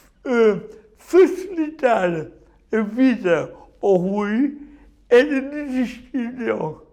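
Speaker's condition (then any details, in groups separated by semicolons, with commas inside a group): Cerebral palsy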